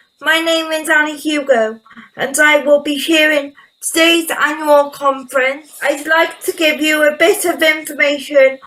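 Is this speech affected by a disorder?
Yes: cerebral palsy; electric wheelchair user.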